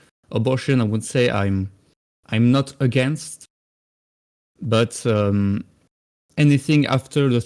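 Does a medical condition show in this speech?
No.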